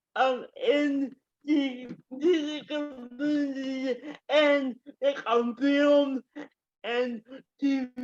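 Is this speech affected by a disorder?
Yes: cerebral palsy.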